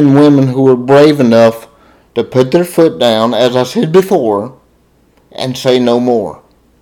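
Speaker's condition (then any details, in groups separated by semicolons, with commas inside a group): Cerebral palsy, spastic diplegia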